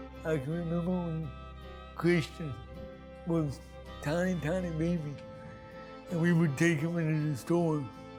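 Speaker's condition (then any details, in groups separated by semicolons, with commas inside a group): Cerebral palsy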